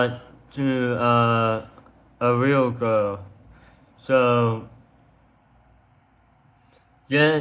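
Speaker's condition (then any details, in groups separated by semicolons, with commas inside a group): Tongue cancer surgery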